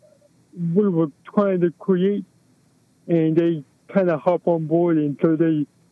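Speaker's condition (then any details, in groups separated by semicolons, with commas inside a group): Cerebral palsy; balance and posture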